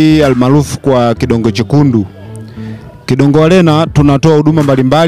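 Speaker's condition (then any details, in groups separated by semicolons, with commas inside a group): No condition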